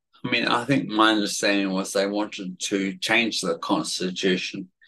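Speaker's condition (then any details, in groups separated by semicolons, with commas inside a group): Cerebellar atrophy, genetic; speech affected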